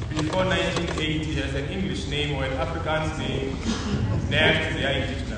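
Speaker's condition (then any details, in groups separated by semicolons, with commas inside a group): No condition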